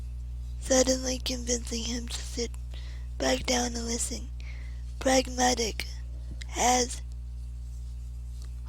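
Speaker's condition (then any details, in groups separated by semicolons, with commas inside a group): Cerebral palsy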